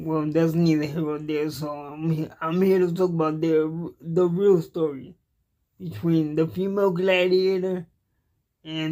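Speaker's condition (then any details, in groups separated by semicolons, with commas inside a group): Cerebral palsy; cannot walk, uses wheelchair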